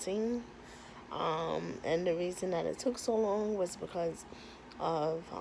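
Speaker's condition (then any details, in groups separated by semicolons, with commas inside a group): Cerebral palsy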